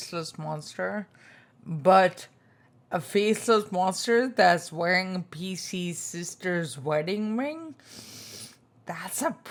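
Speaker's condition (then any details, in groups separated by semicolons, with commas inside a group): Spinocerebellar ataxia type 2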